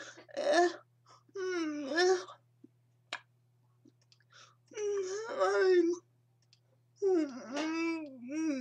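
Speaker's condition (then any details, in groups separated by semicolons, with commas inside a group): Cerebral palsy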